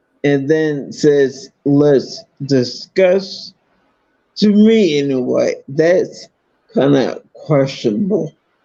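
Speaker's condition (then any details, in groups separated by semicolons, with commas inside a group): Multiple sclerosis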